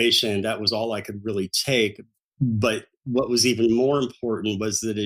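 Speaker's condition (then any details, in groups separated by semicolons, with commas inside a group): No condition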